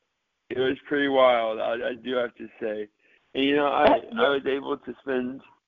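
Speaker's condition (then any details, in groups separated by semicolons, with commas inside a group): Cerebral palsy, mild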